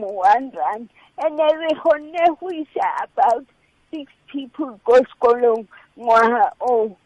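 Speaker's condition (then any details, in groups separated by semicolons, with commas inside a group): Cerebral palsy; since childhood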